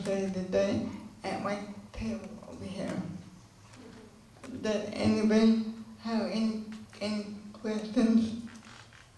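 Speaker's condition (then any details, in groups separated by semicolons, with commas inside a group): Cerebral palsy; since birth, unable to run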